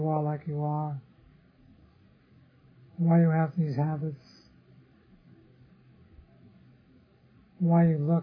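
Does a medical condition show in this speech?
Yes: Parkinson's disease; others offer remedies.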